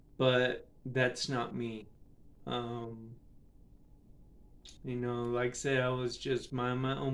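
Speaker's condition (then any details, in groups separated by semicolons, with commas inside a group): Cerebral palsy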